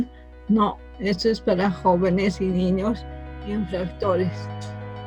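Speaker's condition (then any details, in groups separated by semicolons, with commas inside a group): Cerebral palsy from birth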